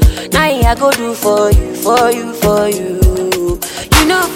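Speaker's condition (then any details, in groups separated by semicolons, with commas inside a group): No condition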